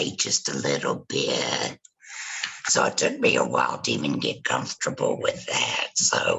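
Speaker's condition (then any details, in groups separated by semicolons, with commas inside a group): Laryngectomy after cancer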